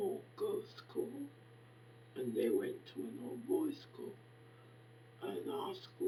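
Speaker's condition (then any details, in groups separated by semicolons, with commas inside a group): Facial palsy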